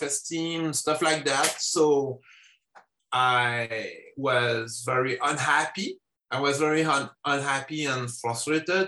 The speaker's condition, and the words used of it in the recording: Stuttering. I give speeches in schools to talk openly about my stuttering, and I tell people I am educating.